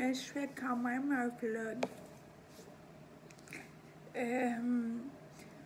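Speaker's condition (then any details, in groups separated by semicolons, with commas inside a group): Ataxia; degenerative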